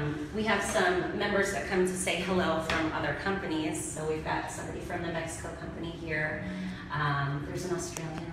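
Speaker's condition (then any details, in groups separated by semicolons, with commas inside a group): No condition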